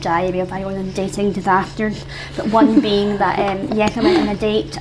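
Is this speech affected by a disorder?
Yes: isolated cleft palate; congenital isolated cleft palate, lip not involved, surgeries through childhood and adulthood, jaw surgery for underbite from impaired jaw growth; noticeable speech difference, bar staff often not understanding, partner first took it for accent, sometimes exaggerated at cleft events.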